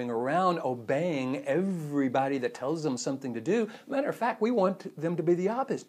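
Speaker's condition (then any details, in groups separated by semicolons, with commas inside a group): No condition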